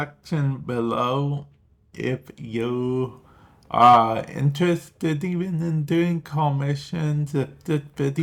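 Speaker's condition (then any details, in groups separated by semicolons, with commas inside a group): Cerebral palsy; affects speech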